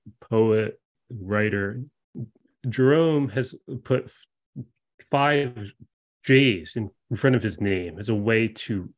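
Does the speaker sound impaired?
Yes: stutter; childhood onset, neurological and genetic basis, persists for life, no cure; recorded via zoom, video call lag makes turn-taking hard; blocking moments, daily speaking situations very difficult, anticipates stuttering in everyday moments; here prolonged sounds, blocks.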